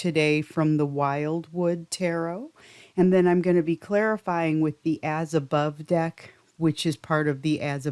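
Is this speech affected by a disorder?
No.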